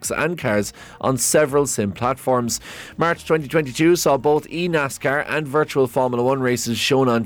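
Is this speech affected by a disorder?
No.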